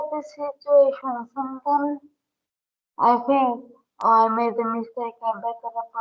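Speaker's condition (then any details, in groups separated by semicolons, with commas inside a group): Brain injury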